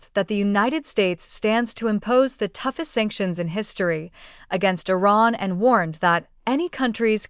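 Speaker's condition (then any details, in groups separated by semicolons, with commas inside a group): No condition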